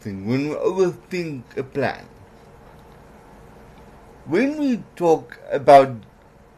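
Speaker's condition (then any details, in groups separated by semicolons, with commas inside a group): Cerebral palsy; legs affected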